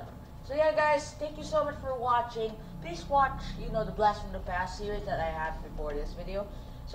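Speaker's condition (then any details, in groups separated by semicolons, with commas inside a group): No condition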